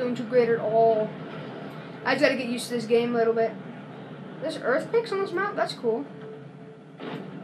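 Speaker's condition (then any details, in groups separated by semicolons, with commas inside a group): No condition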